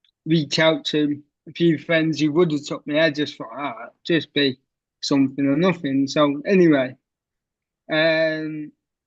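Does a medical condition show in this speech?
Yes: cerebral palsy.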